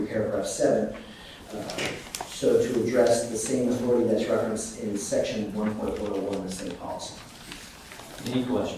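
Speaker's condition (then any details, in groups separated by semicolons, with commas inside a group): No condition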